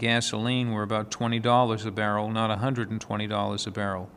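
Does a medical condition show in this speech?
No.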